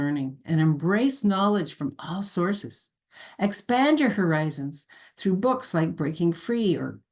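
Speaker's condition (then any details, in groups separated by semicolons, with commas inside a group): No condition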